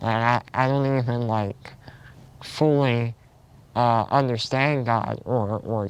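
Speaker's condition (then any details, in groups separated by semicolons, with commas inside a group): Spinal muscular atrophy type two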